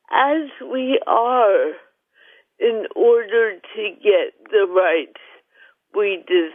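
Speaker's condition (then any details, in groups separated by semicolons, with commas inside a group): Cerebral palsy; mild; joins by phone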